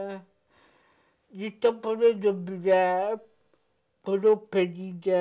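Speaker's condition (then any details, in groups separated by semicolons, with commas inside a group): Cerebral palsy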